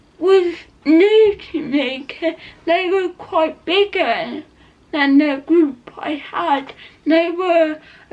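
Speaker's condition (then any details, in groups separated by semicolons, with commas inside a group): Cerebral palsy; not quadriplegic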